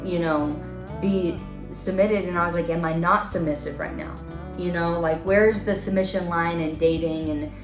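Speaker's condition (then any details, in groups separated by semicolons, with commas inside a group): No condition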